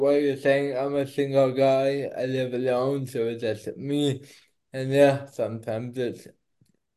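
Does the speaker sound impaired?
Yes: cerebral palsy; diagnosed at two months old, caused by cardiac arrest, heart stopped twice, physical therapy when younger; not slurred, per host.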